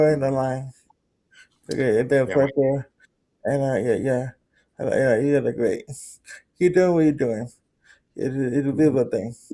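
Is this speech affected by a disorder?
Yes: cerebral palsy.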